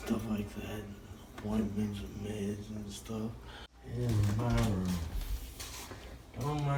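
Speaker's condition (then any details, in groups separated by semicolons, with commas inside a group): Traumatic brain injury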